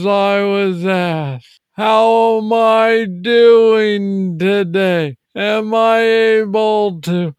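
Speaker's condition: Parkinson's disease, young onset; early 40s, filed for disability

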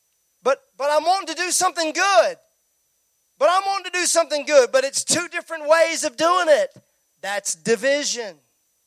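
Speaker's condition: No condition

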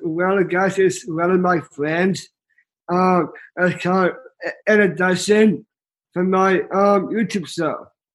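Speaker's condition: Down syndrome

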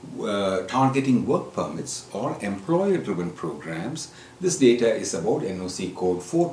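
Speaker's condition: No condition

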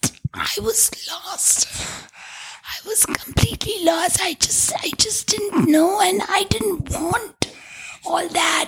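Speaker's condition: Tracheostomy, vocal cords permanently constricted from smoke inhalation; multiple failed surgeries

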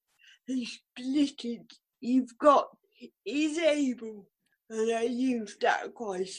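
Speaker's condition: Cerebral palsy; physio

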